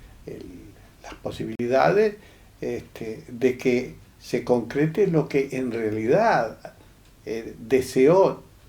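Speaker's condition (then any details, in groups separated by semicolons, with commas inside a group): No condition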